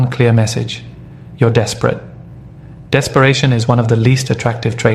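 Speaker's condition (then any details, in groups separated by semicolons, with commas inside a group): No condition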